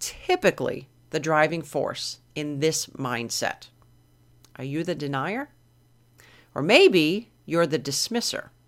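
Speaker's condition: No condition

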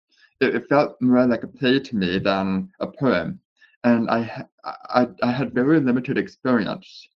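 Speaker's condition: Deafness with speech impediment; born deaf

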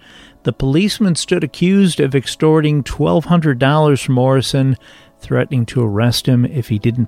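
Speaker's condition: No condition

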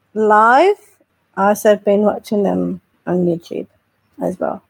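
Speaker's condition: Down syndrome; intellectual disability

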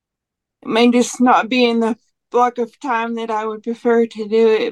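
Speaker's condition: Cerebral palsy; no speech dictation software at present

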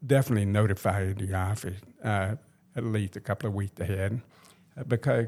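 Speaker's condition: Hearing impairment; cochlear implant on left side received on 50th birthday; uses cochlear implant

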